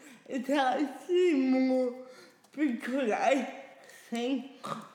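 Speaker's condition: Cerebral palsy; past speech therapy with recorded playback, lost speech six days in Tasmania, returned gradually; daily speech difficulty, hears own speech differently from listeners

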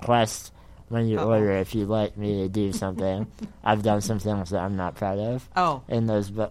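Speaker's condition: Spinal muscular atrophy; uses expensive wheelchair

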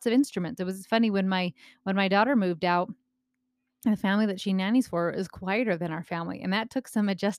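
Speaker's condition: No condition

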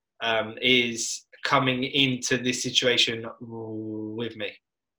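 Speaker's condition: Stuttering; stressful period, speech not perfect during daily work calls and with family; good and bad speech days, ups and downs, speech not always brilliant; prolonged sounds

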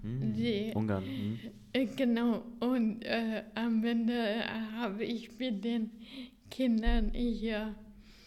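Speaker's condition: Ataxia, severe; hereditary ataxia

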